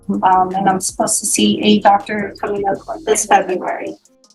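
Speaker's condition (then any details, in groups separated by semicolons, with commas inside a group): No condition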